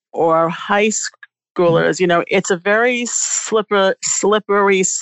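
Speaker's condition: Stuttering; severe stuttering until early 20s, still a person who stutters; harder early in pandemic, managed with familiar fluency strategies; once could not say own name, phone friends or participate in class; repeated sounds, prolonged sounds

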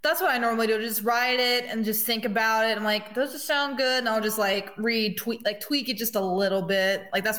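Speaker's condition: No condition

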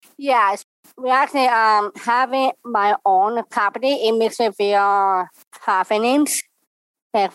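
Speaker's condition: Down syndrome; congenital

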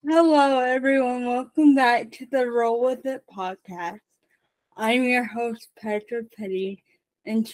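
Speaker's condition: Cerebral palsy; congenital, brain injury in womb, prenatal stroke, prenatal drug exposure from birth mother's addiction

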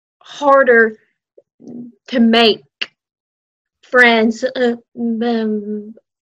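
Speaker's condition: Stuttering; childhood onset, school speech therapy since learning to talk, Lamar University clinic therapy from senior year, age 19; adult, still stutters; stutters openly; blocks

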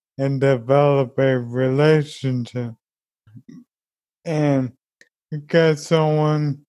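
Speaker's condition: ALS; toileting help

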